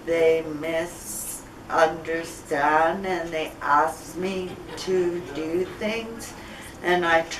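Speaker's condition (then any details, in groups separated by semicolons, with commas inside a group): Brain injury; on daily pills; speech slurs when pills missed, right side weakens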